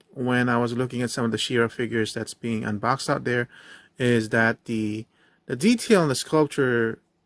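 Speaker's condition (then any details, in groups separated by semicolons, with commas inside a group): No condition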